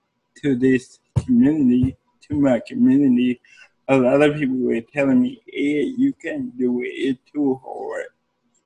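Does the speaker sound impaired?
Yes: cerebral palsy; present from birth.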